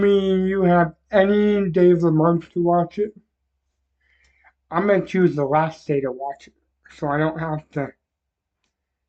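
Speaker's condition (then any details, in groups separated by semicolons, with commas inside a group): Cerebral palsy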